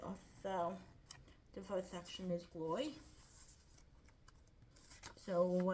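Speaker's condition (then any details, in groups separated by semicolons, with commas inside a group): Cerebral palsy; lifelong, ankle-foot orthoses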